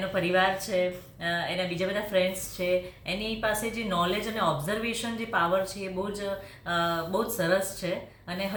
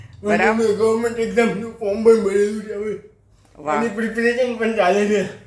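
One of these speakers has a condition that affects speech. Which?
The second: cerebral palsy; from birth, uses legs for tasks and computer; age 30.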